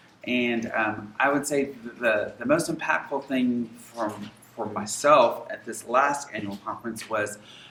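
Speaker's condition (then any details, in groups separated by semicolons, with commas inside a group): No condition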